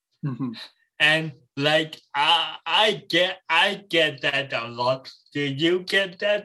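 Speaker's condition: Cerebral palsy

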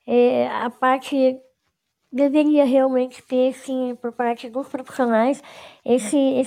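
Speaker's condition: Cleft lip and palate; missing teeth, awaiting dental implants

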